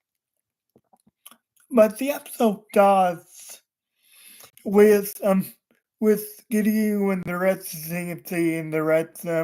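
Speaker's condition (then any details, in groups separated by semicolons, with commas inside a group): Cerebral palsy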